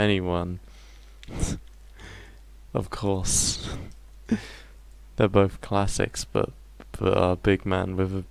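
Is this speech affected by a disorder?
No.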